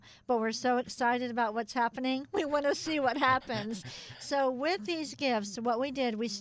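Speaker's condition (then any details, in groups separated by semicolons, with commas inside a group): Cleft palate; cleft palate from birth, extensive speech therapy in childhood; radio interview not easy, must concentrate to keep speech clear; must concentrate to make speech clear enough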